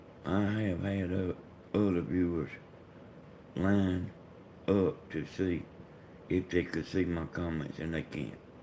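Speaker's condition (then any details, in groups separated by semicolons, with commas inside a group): Brain bleed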